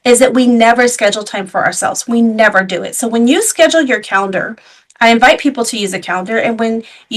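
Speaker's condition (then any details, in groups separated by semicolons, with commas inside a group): No condition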